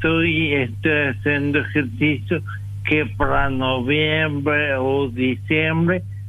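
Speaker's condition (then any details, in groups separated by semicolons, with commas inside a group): Tracheostomy after stroke; stroke as brain bleed, 12 days in coma, initially double vision, one eye deviated; speaks differently because of tracheostomy, doing exercises, expects to speak by november or december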